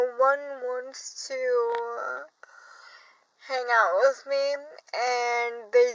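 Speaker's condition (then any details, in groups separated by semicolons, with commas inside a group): Cerebral palsy; from birth, affects walking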